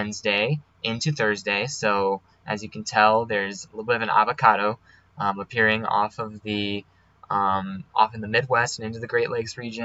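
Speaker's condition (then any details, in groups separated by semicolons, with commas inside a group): No condition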